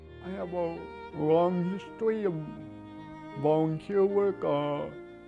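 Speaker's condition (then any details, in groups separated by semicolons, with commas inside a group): Cerebral palsy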